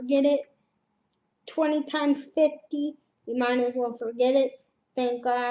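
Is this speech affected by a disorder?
Yes: cerebral palsy.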